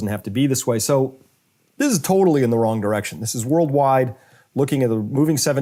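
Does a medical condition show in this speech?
No.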